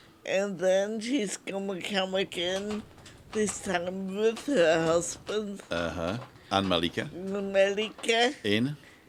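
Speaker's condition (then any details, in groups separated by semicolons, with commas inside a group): Multiple sclerosis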